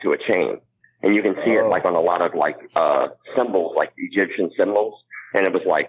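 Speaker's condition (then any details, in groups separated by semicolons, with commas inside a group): Cleft palate; ear pressure not relieved, cannot clear ear, ear hurts in wrestling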